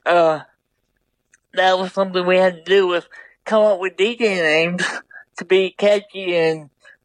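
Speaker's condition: Double hemiplegia cerebral palsy

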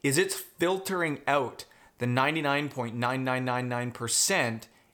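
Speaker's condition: No condition

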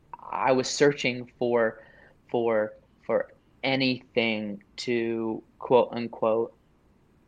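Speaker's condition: Stuttering; onset at age 3-4, strong fear of speaking; openly stutters, self-advertises, past speech programs, support groups, self-help; broken-up speech at times; repeated words, prolonged sounds

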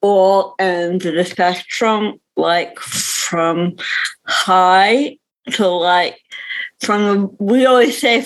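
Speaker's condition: Cerebral palsy; reading disability

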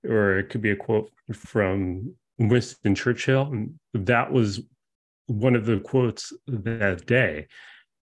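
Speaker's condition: Stutter; blocking moments, daily speaking situations very difficult, anticipates stuttering in everyday moments; blocks

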